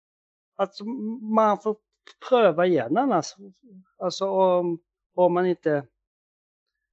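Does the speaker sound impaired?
Yes: stuttering; onset at age 4-5, at 22 decided stuttering would not hinder him, Stamningsföreningen i Halland practice; rather good speech now, practises a lot in Stamningsföreningen i Halland, speaks publicly, lectures; gets stuck, formerly more at word starts, cannot get words out, past silent stuttering, short sentences, urge to speak fast; here repeated words, blocks.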